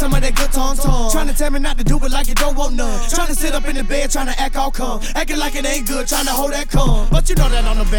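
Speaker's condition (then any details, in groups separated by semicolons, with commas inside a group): No condition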